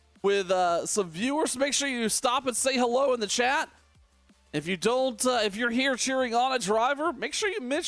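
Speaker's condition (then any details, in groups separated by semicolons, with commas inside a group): No condition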